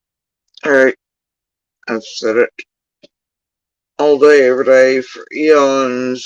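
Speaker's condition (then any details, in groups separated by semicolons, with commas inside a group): Facial paralysis after surgery; tongue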